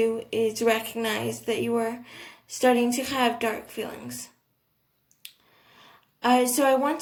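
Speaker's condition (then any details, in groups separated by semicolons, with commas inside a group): Cerebral palsy, athetoid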